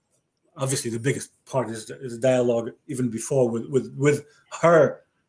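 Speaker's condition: Aphasia after stroke; ongoing aphasia

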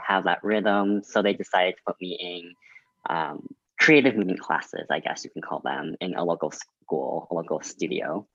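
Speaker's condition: Cleft lip and palate

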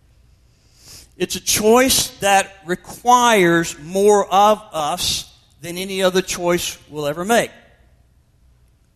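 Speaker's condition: No condition

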